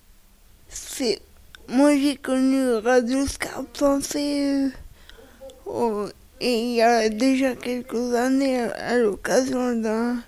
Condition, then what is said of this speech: Cerebral palsy. Et toi, je sais que tu as ce handicap de la parole, de l'expression.